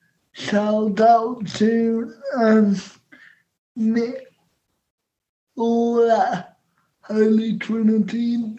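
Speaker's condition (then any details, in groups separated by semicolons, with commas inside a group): Cerebral palsy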